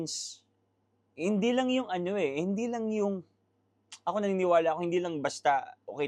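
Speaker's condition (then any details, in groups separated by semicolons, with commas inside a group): No condition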